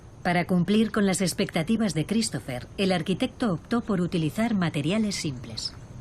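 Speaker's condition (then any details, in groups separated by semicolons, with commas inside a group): No condition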